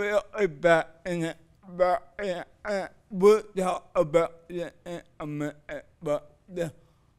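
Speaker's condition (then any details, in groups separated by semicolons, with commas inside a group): Cerebral palsy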